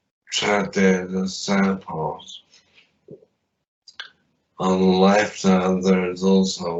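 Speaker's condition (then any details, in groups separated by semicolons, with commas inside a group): Traumatic brain injury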